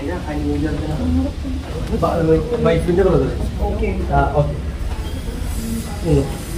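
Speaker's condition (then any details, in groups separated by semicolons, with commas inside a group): No condition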